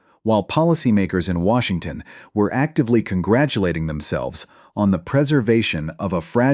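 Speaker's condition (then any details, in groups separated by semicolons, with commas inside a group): No condition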